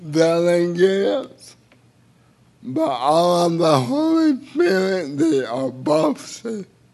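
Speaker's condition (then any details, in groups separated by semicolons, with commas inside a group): Cerebral palsy; speech a little unclear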